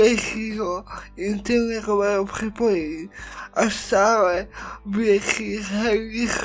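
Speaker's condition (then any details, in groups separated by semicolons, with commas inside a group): Cerebral palsy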